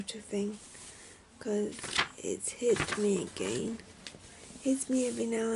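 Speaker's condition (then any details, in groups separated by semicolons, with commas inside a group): Cerebral palsy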